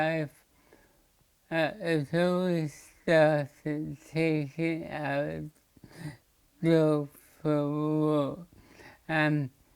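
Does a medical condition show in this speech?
Yes: motor neurone disease.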